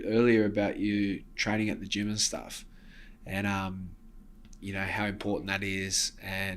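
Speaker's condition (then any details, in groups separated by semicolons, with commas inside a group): No condition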